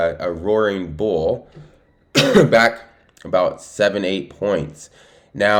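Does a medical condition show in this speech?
No.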